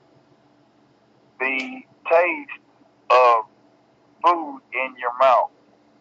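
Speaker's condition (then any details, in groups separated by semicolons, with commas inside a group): Cerebral palsy; bedbound; intestines completely stopped up, awaiting surgery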